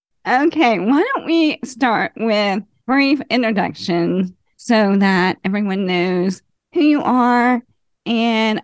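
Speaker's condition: ALS; ALS diagnosed at age 37, terminal, no cure

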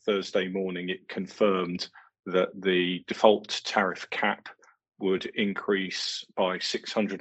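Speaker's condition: No condition

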